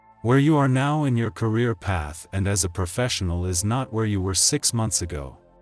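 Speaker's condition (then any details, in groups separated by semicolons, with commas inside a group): No condition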